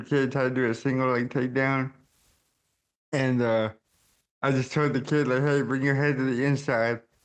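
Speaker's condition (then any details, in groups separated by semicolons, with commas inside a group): Cerebral palsy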